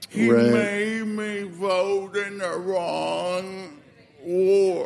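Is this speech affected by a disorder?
Yes: spastic cerebral palsy; cord around neck cut oxygen at birth, Bridgewater, diagnosed 18 months, foot surgery, 93 physio sessions; age 34, walks with limp, no longer falls, poor fine motor control, never written; obviously affected since childhood, much speech therapy, sounded asleep on phone, may be taken as drunk.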